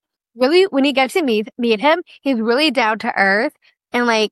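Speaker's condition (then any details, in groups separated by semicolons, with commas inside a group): Down syndrome; duplicate of the 21st chromosome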